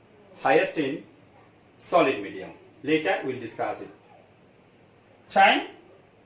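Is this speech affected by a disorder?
No.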